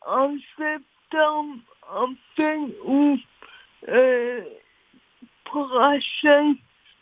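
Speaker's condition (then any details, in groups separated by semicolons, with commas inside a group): Cerebral palsy; spasms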